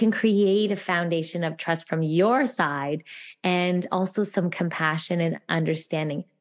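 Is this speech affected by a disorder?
No.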